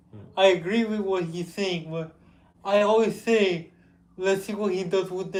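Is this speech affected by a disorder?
Yes: cerebral palsy; with developmental delay.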